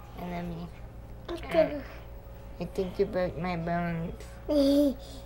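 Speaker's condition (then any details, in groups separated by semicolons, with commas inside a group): Spinal muscular atrophy; type 2, genetic, diagnosed age four, spinal rod, gastric tube; progressive decline, last stages of life; cannot swallow five years, tube fed, daily breathing treatments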